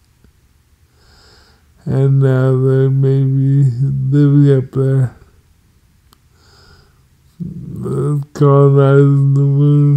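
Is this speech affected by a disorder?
Yes: multiple sclerosis.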